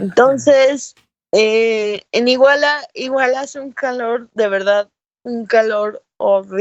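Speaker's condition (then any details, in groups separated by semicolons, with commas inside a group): Cerebral palsy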